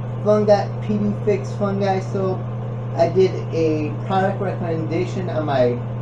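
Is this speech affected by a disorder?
Yes: cerebral palsy; affects feet and gait.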